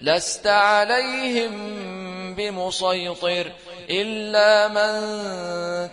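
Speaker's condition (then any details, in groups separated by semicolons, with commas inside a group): No condition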